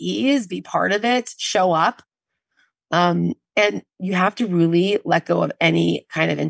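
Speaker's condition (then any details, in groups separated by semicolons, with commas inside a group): No condition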